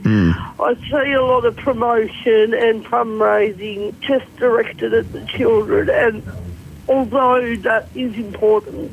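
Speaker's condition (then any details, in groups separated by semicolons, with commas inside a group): Cerebral palsy; neurological, blood clot to brain at about four days old, early intervention in childhood, lifelong; adult, persists beyond childhood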